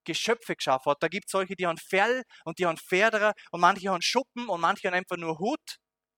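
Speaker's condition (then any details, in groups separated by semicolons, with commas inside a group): No condition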